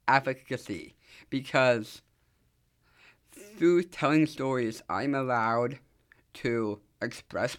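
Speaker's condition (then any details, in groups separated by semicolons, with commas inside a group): Down syndrome; speaking live on radio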